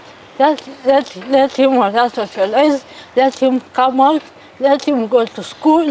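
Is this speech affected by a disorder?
Yes: cerebral palsy; from birth.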